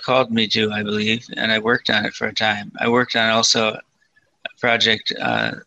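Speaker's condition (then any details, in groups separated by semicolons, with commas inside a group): Parkinson's disease, mild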